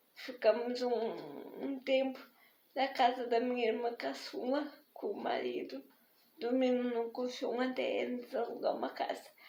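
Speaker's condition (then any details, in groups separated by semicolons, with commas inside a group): Spastic diplegic cerebral palsy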